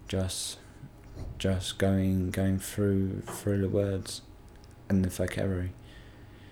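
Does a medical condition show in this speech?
Yes: stuttering; not wearing the aid for last 2 weeks; mostly okay, gets stuck on a few bits, s-words hardest; here repeated words, prolonged sounds.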